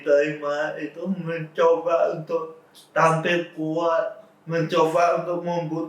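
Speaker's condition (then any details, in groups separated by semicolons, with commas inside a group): Cerebral palsy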